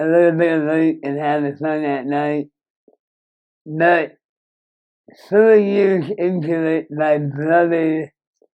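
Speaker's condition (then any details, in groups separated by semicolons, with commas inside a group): Moebius syndrome; no speech until age 4, speech therapy, excess saliva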